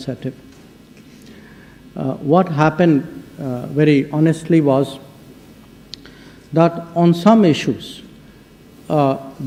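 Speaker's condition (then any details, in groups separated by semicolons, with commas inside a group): No condition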